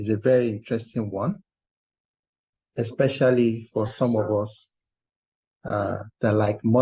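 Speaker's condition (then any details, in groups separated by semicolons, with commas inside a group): No condition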